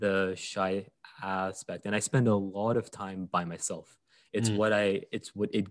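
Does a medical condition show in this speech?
Yes: stutter, mild; stutter from about age five, stuttered a lot in job interviews, overcome via self-development, small steps; mostly overcome in past few years, only a bit remains; slight residual stutter; here prolonged sounds.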